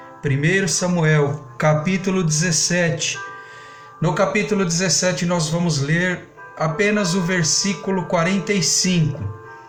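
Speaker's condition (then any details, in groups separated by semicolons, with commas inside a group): No condition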